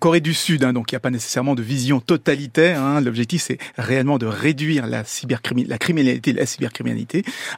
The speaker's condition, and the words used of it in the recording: None; typical speech.